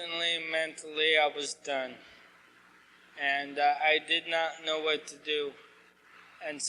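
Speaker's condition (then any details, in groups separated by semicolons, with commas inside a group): ALS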